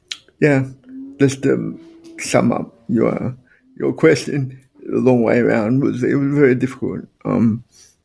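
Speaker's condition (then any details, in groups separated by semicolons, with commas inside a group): Spastic quadriplegic cerebral palsy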